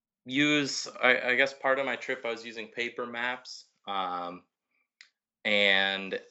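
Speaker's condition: No condition

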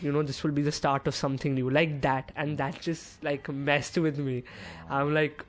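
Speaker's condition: No condition

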